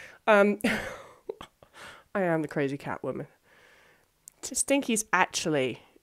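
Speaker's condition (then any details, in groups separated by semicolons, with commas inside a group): No condition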